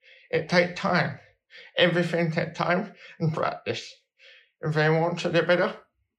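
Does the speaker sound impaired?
Yes: cerebral palsy; balance and movement helped by football since age four, Cerebral Palsy Alliance until about seven.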